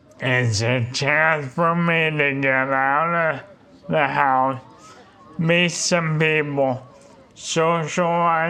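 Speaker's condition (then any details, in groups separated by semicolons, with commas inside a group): ALS; slow progression, leg onset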